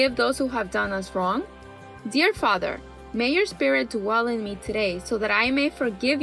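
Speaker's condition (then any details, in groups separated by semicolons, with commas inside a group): No condition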